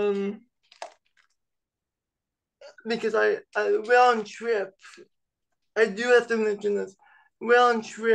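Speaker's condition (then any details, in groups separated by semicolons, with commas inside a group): Cerebral palsy; needs transfer help, bed-bound without supports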